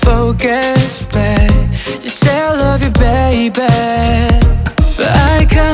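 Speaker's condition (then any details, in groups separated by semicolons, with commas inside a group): No condition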